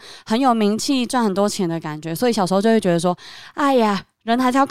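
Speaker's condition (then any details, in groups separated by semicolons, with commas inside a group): Submucous cleft palate; recent cough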